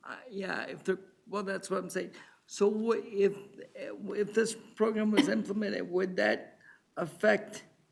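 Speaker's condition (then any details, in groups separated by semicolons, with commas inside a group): Cerebral palsy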